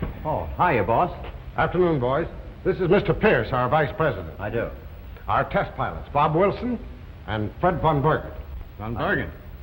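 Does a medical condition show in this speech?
No.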